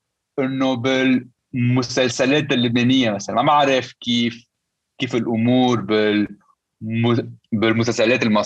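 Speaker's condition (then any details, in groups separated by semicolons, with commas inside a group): Stuttering; present since at least teenage years; stutter noticeable, joking about it helps listeners understand why speech sounds that way; repeated words, prolonged sounds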